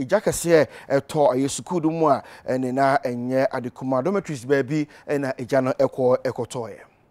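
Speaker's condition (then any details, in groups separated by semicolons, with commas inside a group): No condition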